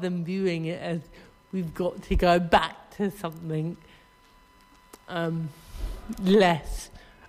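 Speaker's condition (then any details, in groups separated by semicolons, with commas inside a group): Cerebral palsy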